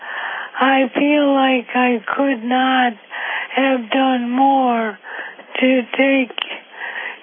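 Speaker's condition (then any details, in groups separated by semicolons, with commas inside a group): ALS; amyotrophic lateral sclerosis, onset about age 61, symptoms about 18 months before diagnosis; recently diagnosed, age 63, about 100 pounds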